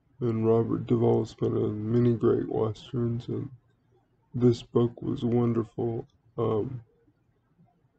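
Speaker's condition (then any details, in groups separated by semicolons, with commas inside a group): Cerebral palsy; speaks relatively well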